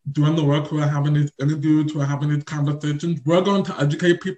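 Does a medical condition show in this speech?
Yes: deaf or hard of hearing; invisible deafness.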